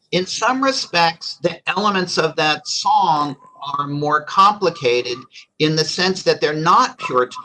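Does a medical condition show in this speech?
No.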